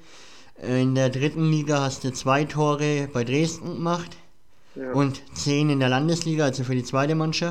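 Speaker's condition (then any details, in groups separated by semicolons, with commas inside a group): Cleft palate; says by the norm listeners would find podcasting unlistenable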